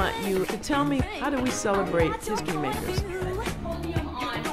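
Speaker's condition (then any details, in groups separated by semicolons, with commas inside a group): No condition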